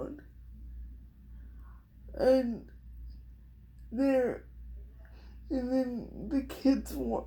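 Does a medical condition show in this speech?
Yes: cerebral palsy; speech somewhat affected.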